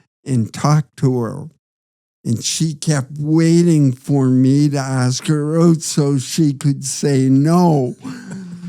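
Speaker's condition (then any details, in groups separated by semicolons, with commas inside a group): Parkinson's disease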